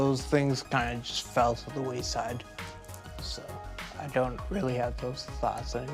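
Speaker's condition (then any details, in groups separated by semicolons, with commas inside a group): Friedreich's ataxia; neuromuscular disorder; progressively worsening, in rehabilitation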